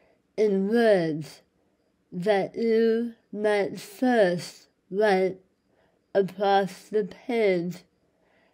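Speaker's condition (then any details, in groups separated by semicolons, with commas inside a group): Speech loss after cancer treatment; mute for months after surgery, speech therapy helped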